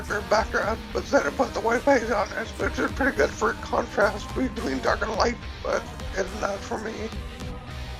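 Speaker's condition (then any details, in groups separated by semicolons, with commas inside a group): Cerebellar ataxia from brain tumour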